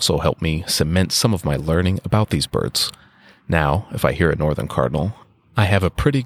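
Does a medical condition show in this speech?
No.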